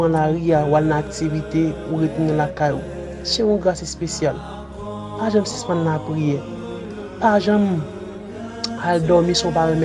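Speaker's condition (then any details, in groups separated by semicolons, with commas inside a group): No condition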